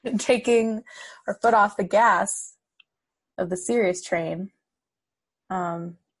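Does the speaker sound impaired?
No.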